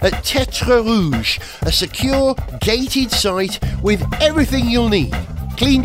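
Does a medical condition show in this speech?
No.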